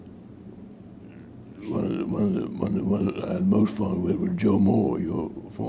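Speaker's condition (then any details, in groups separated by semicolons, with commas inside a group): Parkinson's disease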